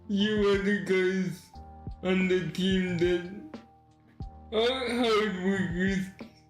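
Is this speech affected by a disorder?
Yes: cerebral palsy.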